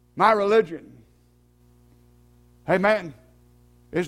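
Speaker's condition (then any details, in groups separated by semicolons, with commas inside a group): No condition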